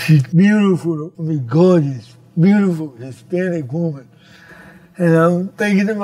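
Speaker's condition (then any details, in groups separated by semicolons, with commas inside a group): Cerebral palsy; from birth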